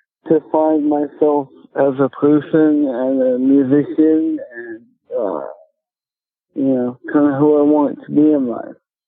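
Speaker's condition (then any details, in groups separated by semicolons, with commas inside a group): Cerebral palsy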